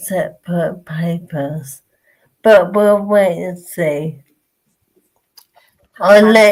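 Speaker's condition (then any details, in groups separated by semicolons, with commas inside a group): Motor neurone disease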